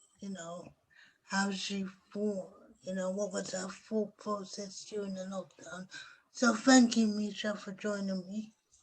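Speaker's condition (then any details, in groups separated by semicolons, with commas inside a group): Cerebral palsy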